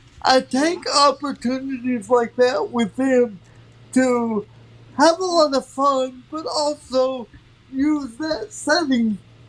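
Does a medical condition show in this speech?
Yes: cerebral palsy; from birth.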